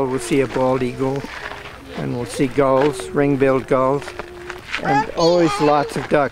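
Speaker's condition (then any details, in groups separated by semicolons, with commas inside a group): No condition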